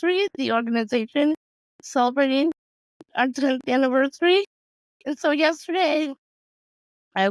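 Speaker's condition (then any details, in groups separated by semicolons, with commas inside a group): Cerebral palsy; quadriplegic, birth oxygen deprivation, wheelchair user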